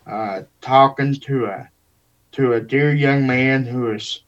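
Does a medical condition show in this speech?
Yes: cerebral palsy; wheelchair user.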